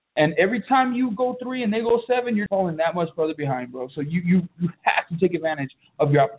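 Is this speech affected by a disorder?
No.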